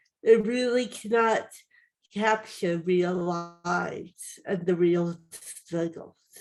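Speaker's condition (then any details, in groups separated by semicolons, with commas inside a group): Cerebral palsy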